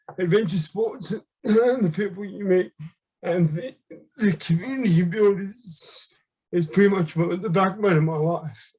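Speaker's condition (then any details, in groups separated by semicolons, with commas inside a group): Left hemiplegia; left-sided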